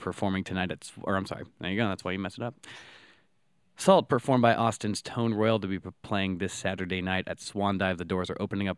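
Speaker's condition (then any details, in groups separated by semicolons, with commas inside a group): No condition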